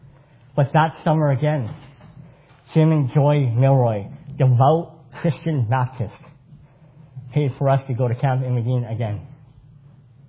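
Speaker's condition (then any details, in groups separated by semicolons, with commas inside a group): Cleft palate; congenital cleft palate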